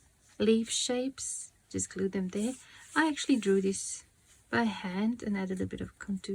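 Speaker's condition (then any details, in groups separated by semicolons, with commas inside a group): No condition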